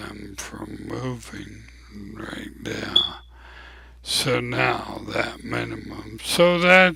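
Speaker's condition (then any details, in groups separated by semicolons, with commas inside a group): ALS; abnormally slow voice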